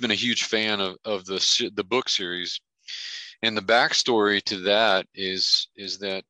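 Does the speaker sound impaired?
No.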